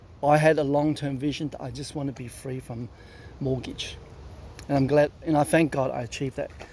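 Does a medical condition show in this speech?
No.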